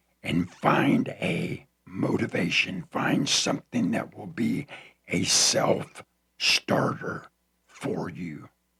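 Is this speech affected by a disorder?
Yes: throat cancer; tracheostomy tube.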